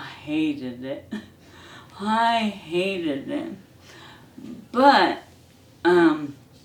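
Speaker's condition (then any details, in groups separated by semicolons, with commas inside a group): ALS; hand onset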